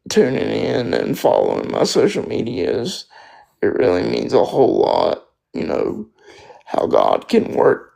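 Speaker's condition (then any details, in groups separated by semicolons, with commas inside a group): Spastic quadriplegic cerebral palsy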